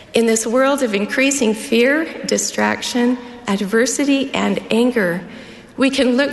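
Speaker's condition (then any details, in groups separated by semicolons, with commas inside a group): No condition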